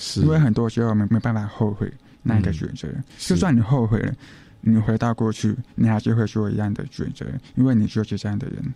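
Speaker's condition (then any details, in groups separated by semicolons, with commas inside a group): Hearing impairment; wears hearing aids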